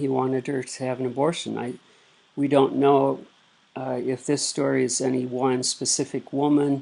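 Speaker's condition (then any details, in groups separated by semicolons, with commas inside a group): No condition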